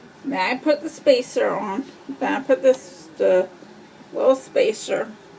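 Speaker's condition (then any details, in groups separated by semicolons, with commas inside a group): Cerebral palsy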